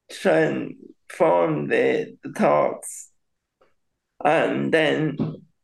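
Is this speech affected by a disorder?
Yes: cerebral palsy; very slightly delayed speech.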